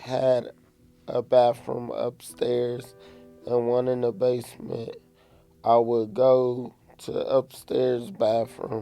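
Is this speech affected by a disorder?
Yes: cerebral palsy.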